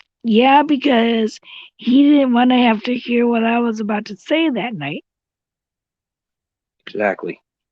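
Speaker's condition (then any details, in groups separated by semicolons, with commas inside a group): Cerebral palsy; tracheotomy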